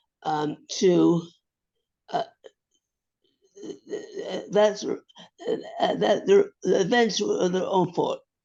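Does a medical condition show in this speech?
Yes: acquired brain injury; ongoing recovery.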